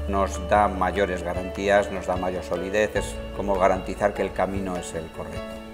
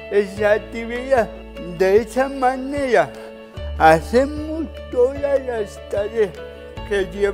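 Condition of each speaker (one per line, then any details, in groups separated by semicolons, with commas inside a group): No condition
Cerebral palsy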